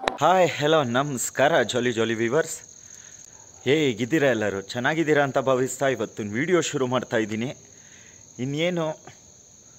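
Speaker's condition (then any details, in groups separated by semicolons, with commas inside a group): No condition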